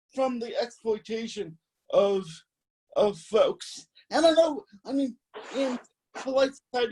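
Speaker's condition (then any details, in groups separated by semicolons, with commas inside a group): Cerebral palsy; spastic type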